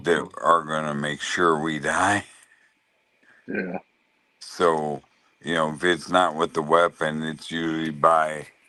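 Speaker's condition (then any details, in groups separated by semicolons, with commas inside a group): Lou Gehrig's disease (ALS)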